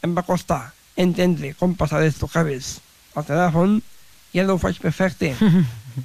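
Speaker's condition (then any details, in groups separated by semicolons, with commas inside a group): Down syndrome; learns at own pace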